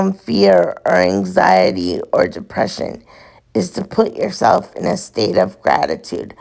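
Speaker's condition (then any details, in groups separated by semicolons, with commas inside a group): Cerebral palsy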